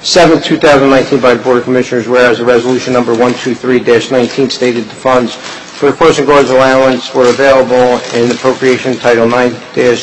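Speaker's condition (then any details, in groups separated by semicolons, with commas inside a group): No condition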